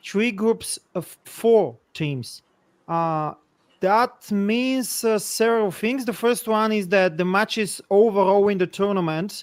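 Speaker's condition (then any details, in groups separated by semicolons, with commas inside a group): No condition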